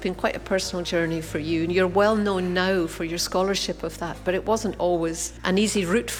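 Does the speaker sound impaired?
No.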